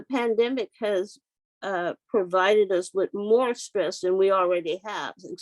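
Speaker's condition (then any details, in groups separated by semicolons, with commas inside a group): No condition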